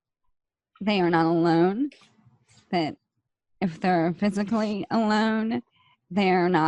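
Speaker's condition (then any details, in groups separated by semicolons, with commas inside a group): ALS; slow progressing form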